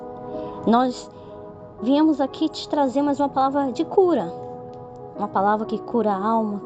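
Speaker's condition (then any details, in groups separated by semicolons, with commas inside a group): No condition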